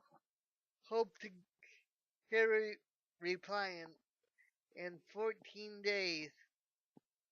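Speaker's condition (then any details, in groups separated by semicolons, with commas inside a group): Cerebral palsy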